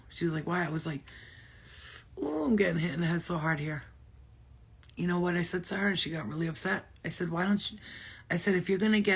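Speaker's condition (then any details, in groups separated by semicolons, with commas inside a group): No condition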